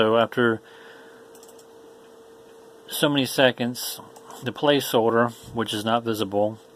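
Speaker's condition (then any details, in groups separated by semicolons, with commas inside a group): No condition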